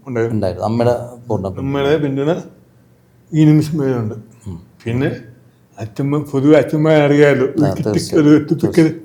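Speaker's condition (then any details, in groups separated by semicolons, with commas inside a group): Cerebral palsy; from birth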